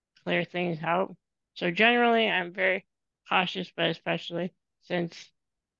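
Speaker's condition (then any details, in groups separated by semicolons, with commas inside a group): Spinal muscular atrophy; genetic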